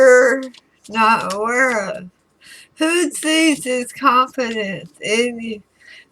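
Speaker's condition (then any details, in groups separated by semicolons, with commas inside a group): Throat cancer radiation damage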